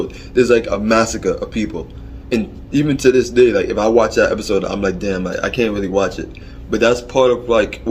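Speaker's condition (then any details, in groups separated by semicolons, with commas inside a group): No condition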